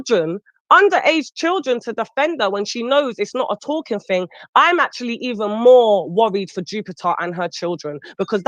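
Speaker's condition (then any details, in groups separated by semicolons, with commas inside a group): No condition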